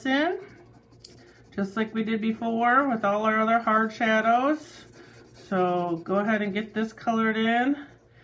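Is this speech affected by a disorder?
No.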